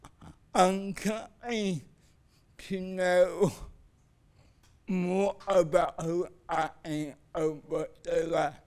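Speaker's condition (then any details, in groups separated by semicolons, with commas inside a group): Cerebral palsy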